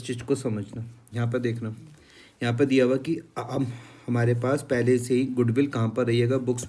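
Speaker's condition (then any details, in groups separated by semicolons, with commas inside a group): No condition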